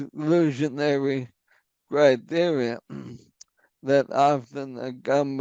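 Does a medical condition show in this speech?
Yes: ALS.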